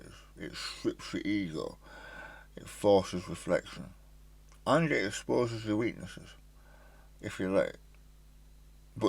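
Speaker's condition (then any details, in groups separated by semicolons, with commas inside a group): Stage 4 tongue cancer, hemiglossectomy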